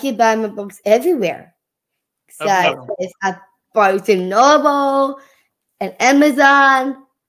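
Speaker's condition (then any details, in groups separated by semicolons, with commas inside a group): Down syndrome; age 14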